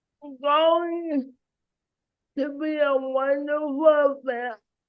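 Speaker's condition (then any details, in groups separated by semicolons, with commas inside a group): Cerebral palsy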